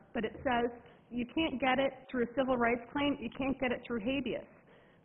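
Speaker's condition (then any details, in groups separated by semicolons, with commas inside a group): No condition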